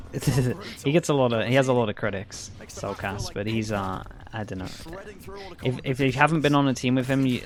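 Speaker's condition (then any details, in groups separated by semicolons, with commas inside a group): No condition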